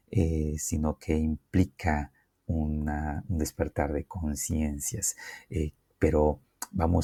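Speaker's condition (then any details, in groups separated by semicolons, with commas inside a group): No condition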